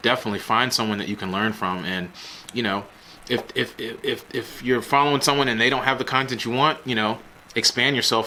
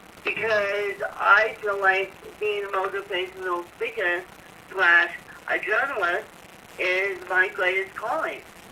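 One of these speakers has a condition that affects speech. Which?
The second: cerebral palsy.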